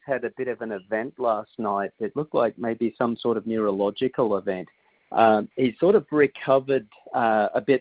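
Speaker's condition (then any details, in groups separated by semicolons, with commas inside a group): No condition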